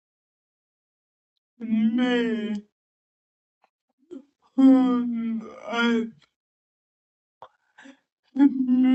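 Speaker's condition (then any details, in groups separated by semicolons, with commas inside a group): Cerebral palsy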